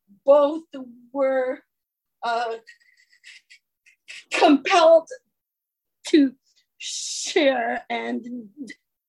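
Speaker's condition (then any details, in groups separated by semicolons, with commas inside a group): Stuttering; prolonged sounds, blocks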